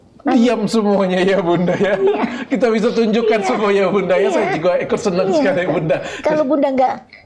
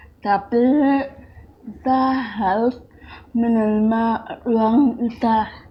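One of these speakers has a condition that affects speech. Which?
The second: cerebral palsy.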